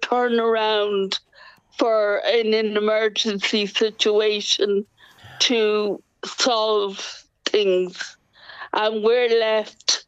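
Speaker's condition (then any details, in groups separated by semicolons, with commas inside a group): Cerebral palsy, quadriplegia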